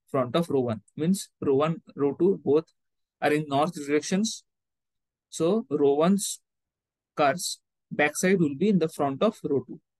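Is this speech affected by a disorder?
No.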